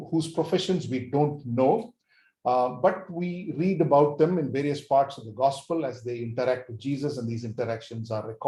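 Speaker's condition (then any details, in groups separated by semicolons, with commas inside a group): No condition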